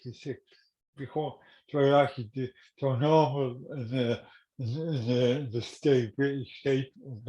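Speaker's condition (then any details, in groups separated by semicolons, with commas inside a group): Cerebral palsy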